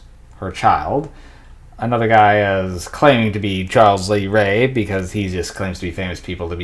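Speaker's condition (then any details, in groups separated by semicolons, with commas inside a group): No condition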